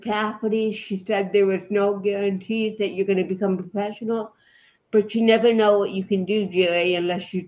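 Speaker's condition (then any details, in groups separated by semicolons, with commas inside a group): Cerebral palsy; present since at least age 11 or 12, affects body movements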